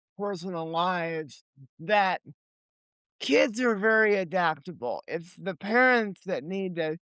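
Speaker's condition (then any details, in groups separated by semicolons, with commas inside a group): Cerebral palsy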